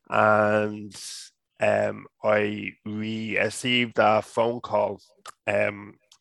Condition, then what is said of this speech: Stuttering. I don't really have a choice as in if I'm going to stutter, but I really do have a choice in how I stutter as well.